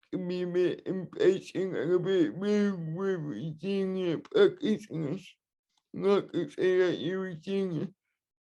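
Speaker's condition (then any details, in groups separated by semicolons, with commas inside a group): Cerebral palsy, spastic and dyskinetic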